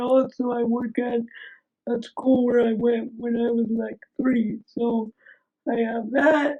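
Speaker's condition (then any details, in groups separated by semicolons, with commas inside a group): Aicardi-goutieres syndrome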